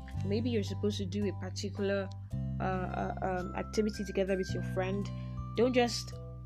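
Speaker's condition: No condition

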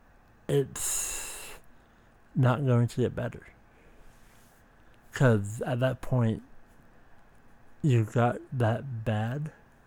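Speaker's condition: Speech impediment

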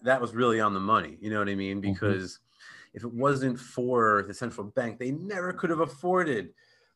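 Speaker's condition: No condition

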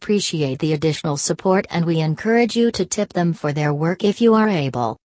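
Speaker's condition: No condition

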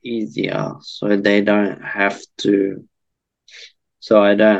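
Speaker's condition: Cerebral palsy

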